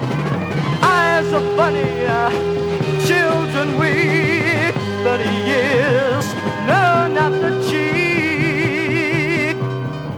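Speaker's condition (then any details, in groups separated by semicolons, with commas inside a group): No condition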